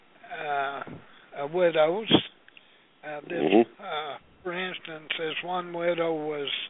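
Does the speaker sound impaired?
Yes: Parkinson's disease; Parkinson's for quite some time, tremor, trouble with fine hand work as watchmaker.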